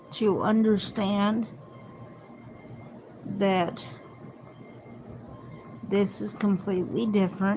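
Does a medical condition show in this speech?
Yes: cerebral palsy.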